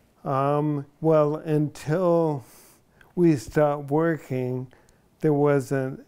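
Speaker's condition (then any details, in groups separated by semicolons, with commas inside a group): ALS; onset in one foot; diagnosed 5.5 years ago, symptoms a year earlier, slowly progressing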